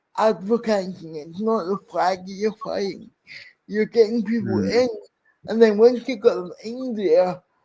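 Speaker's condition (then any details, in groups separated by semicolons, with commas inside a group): Cerebral palsy; speech impairment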